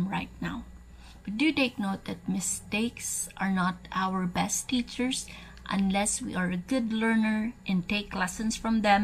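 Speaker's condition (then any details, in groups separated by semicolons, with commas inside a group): No condition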